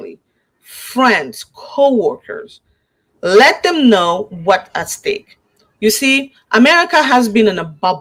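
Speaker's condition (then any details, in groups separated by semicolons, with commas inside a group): No condition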